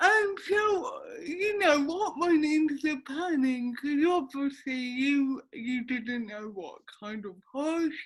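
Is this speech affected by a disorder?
Yes: cerebral palsy; affects speech.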